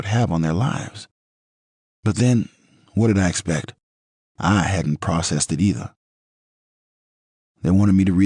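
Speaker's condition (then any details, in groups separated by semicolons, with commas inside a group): No condition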